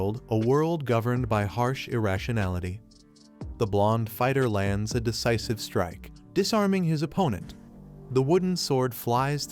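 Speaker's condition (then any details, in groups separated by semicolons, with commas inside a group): No condition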